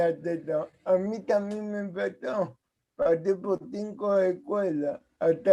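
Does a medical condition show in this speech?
Yes: cerebral palsy.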